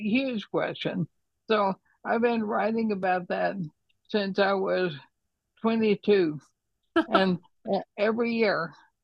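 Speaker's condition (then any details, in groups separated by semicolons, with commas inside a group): ALS; cannot write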